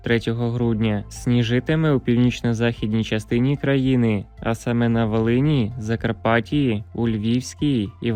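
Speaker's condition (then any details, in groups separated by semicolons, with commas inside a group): No condition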